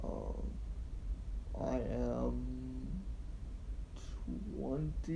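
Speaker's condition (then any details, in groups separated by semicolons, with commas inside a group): Quadriplegic cerebral palsy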